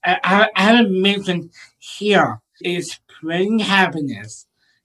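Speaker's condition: Down syndrome; heart defect with two holes

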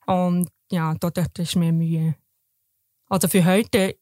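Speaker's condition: Deafness; congenital profound hearing loss to deafness, detected at age one in hospital, later cochlear implant; raised oral, intensive hearing and speech therapy, lip reading, felt therapist's vibrations to learn sounds

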